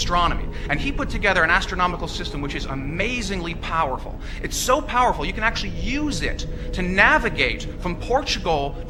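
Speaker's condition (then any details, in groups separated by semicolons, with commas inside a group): No condition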